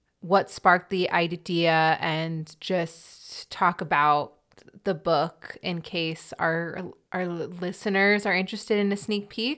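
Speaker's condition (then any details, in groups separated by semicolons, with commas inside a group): No condition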